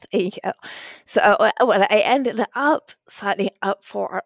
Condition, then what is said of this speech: Spasmodic dysphonia. And just from the beginning, I think it's good to tell people I have something called spasmodic dysphonia.